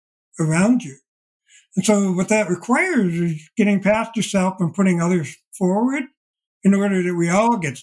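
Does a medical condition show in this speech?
Yes: deafblindness; progressive.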